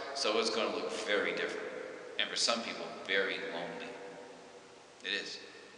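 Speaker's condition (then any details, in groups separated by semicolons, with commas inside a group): No condition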